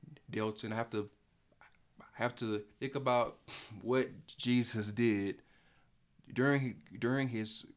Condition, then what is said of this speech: Stuttering. Like there's no way of hiding how you talk as a person who, you know, who does have a speech problem.